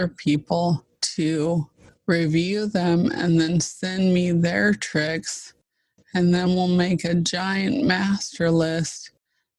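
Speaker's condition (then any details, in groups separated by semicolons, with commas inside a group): ALS (Lou Gehrig's disease); fast progressing form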